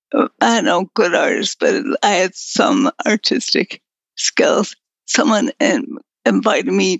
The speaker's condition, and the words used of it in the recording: Multiple sclerosis. My voice goes up and down, in and out, depending on the strength of my pulmonary muscles.